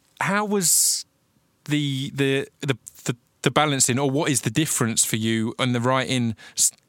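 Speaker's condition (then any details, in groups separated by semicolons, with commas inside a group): Stutter; since childhood, attributed to near drowning as child, cause found through hypnosis at 13 or 14; struggling to say guest's name during recording; certain words trigger stuttering, always on guest's name, first sound hardest, adds lead-in sound, slight slurring; repeated words, prolonged sounds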